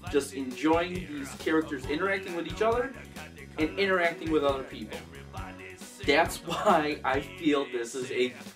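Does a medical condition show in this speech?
No.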